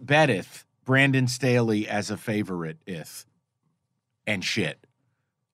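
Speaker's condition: No condition

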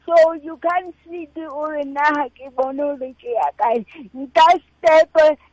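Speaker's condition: Cerebral palsy; mobile enough to climb Kilimanjaro after about three to six months of training

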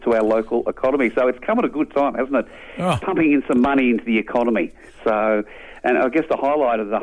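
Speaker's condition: No condition

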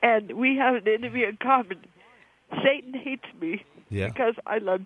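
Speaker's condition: Cerebral palsy; born premature at six months

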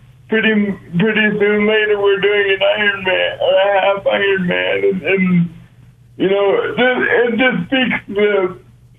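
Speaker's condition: Cerebral palsy; own training plan for Ironman competition in Kona

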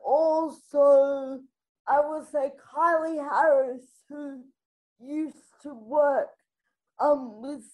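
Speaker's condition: Spastic quadriplegic cerebral palsy; full-time electric wheelchair user

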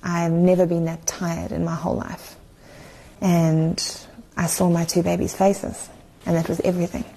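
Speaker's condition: No condition

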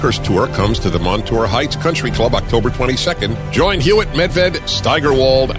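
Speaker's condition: No condition

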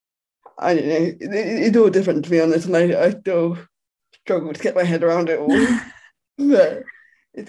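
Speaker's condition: Quadriplegic cerebral palsy; muscles move uncontrollably

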